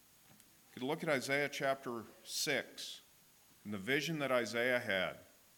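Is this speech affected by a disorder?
No.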